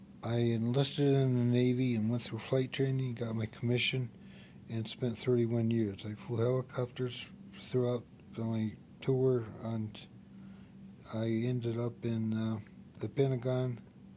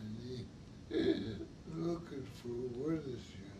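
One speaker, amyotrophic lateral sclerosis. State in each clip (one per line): About 2 years later
1 year after that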